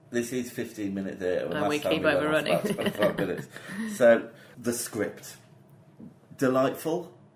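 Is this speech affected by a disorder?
No.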